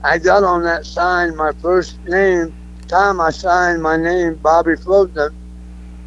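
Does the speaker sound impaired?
Yes: throat cancer; throat cancer over last couple of years; cancer survivor, alive and well; speech not the best as result of throat cancer, may sound drunk, quit podcasts over it.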